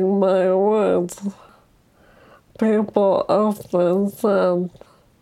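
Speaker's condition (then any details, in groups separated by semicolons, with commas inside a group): ALS; progressive, motorized wheelchair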